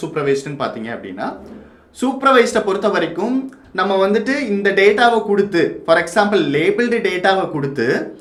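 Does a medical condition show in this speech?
No.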